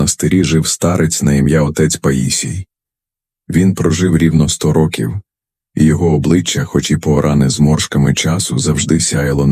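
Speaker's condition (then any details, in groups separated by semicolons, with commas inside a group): No condition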